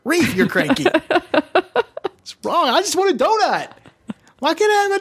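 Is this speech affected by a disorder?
No.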